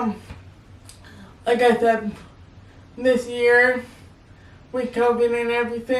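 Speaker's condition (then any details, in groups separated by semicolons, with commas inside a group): Cerebral palsy; verbal, able to speak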